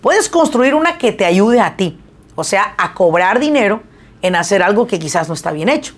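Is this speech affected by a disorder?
No.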